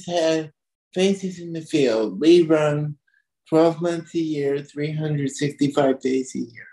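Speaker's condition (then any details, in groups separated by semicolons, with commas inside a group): Cerebral palsy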